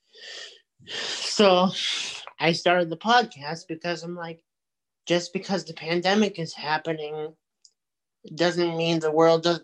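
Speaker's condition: Cerebral palsy; multiple surgeries since infancy

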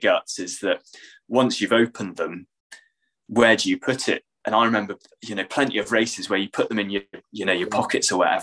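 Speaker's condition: No condition

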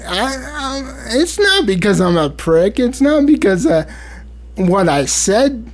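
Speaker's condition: Cerebral palsy, spastic

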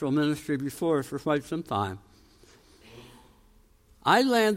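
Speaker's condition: Tongue cancer, jaw reconstruction

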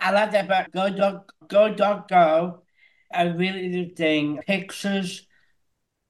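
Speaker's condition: Down syndrome

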